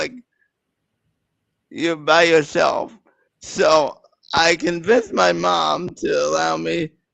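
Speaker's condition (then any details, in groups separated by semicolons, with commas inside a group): Cerebral palsy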